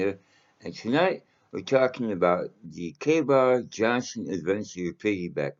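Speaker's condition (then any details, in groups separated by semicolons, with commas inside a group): Mouth cancer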